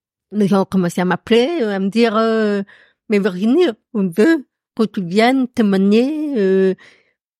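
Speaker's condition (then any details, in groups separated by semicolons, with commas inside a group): Profound deafness; audible accent from deafness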